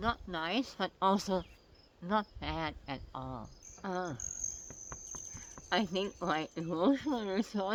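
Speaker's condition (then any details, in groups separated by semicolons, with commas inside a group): Oral cancer; tracheostomy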